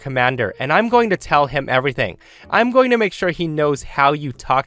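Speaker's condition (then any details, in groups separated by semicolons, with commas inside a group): No condition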